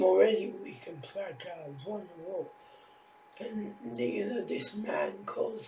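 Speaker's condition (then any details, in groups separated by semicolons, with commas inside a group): Facial palsy; can barely hear own speech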